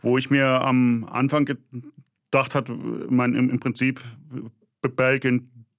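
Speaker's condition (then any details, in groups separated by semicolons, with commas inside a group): Stuttering; developmental, lifelong, possibly inherited, father stuttered, brother fluent, logopedic speech therapy, constant since second grade; strong stuttering, stronger than interviewee's ten-year-old son's, syllable and word repetitions, frequent filler interjections; repeated sounds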